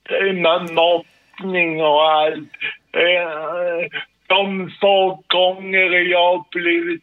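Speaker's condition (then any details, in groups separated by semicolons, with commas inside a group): Cerebral palsy; sudden involuntary jerks, considered a functional impairment not a disease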